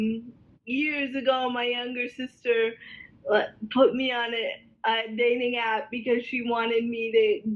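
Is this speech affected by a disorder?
Yes: cerebral palsy, spastic quadriplegia.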